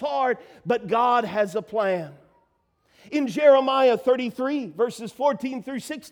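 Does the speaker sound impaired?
No.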